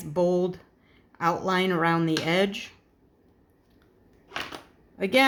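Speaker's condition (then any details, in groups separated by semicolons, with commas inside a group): No condition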